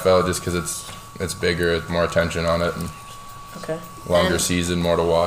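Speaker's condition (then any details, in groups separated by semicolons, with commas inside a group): No condition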